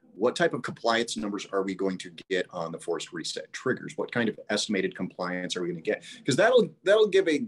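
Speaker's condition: No condition

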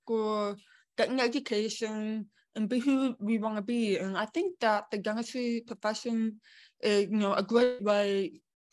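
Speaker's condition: Born deaf; congenital deafness

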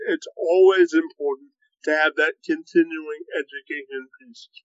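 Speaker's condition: Cerebral palsy, spastic quadriplegia

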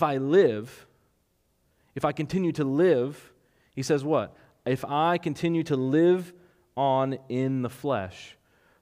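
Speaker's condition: No condition

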